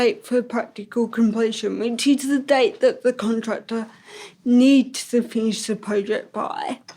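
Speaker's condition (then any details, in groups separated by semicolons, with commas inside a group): Ataxic cerebral palsy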